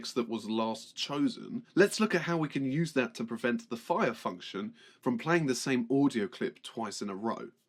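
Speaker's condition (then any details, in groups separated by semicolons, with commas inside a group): No condition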